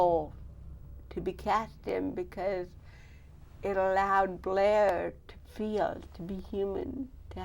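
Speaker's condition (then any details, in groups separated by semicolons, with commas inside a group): Cerebral palsy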